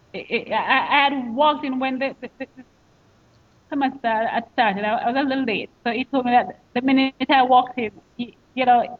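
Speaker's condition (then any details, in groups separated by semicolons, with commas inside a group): Stuttering; stuttering since childhood, familial, father Thomas and an aunt stutter, only one of father's seven children affected; stutters on own first name, uses substitute name, stutters more when upset, feels panic when stuttering; repeated sounds, blocks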